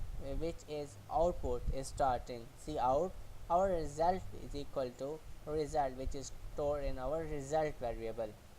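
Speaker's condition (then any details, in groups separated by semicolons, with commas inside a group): No condition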